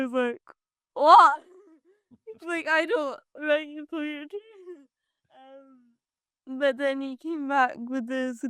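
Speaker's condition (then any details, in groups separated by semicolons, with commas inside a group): Cerebral palsy; from birth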